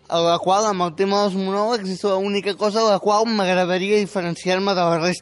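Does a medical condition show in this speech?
Yes: spastic quadriplegic cerebral palsy; neurons lost, no control of legs, legs strapped to keep controlled, uses wheelchair, doctor error suspected but unproven; age 18; control of speech retained, good communicative ability.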